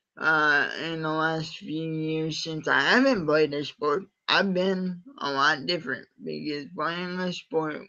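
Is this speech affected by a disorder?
Yes: cerebral palsy; from birth, uses wheelchair.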